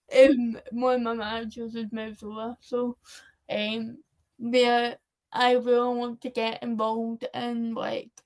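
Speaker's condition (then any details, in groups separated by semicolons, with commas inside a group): Cerebral palsy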